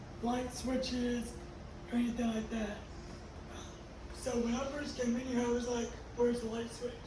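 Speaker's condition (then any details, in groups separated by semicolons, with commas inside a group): Cerebral palsy; voice permanently damaged, may be hard to understand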